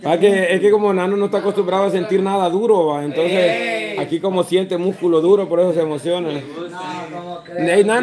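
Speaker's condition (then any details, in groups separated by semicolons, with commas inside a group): No condition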